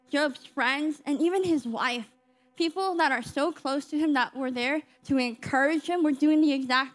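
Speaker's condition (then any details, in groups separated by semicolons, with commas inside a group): Cleft lip and palate; age 17, roughly 2 to 3 surgeries yearly, speaking publicly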